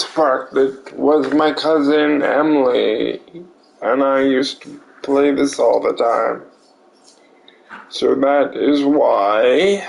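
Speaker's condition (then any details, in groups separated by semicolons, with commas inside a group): Cerebral palsy; limbs affected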